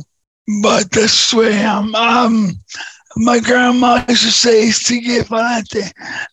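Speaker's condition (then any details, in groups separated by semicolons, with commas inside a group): Neurofibromatosis type 2; days before third brain surgery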